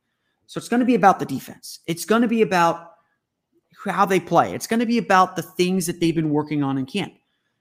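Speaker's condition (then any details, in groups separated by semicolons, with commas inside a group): No condition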